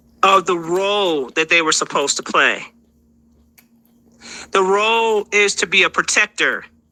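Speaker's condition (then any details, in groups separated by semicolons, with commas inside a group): No condition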